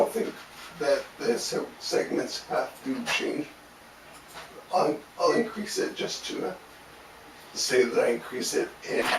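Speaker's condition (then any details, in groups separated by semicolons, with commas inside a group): Cerebellar ataxia from brain tumour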